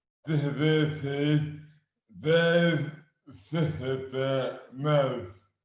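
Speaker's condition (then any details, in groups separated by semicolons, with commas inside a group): Dystonia; affects hands and speech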